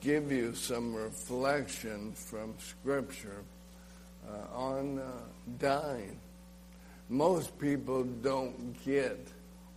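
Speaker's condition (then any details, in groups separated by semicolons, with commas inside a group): ALS; choking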